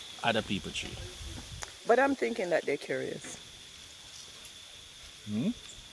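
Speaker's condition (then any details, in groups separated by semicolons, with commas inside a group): No condition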